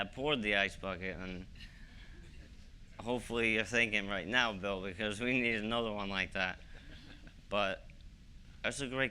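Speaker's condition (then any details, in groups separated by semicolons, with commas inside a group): ALS; young-adult onset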